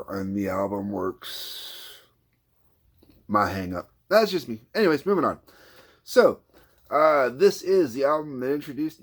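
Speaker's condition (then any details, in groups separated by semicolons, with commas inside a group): No condition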